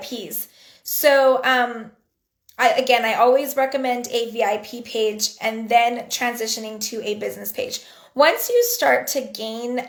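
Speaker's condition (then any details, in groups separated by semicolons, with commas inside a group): No condition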